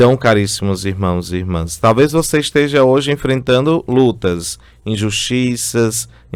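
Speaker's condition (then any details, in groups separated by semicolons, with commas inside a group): No condition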